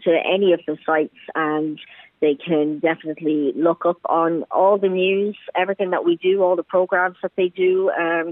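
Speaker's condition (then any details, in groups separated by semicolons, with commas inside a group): Cleft palate; congenital cleft palate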